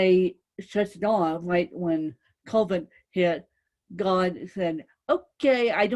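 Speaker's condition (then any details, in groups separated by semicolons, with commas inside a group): Cerebral palsy, mixed, moderate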